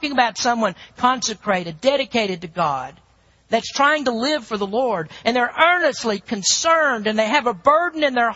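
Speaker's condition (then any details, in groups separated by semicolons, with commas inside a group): No condition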